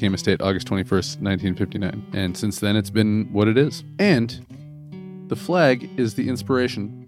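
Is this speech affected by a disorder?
No.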